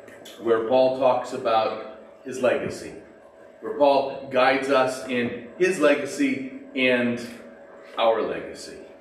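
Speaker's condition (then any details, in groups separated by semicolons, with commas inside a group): No condition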